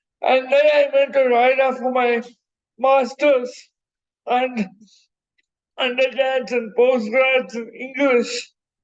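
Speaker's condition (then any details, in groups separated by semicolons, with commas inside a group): Cerebral palsy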